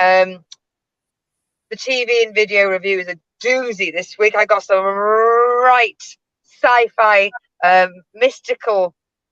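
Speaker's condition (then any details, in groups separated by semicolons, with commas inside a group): No condition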